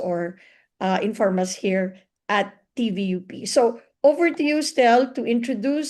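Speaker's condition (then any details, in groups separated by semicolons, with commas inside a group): No condition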